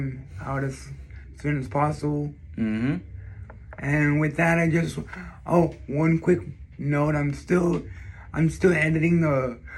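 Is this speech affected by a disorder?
Yes: cerebral palsy.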